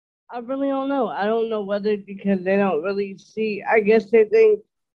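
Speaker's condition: Dysarthria; speech impediment

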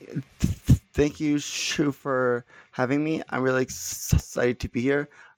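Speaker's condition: Stuttering; little stuttering during this recording; not stuttering much at time of recording; repeated sounds, prolonged sounds

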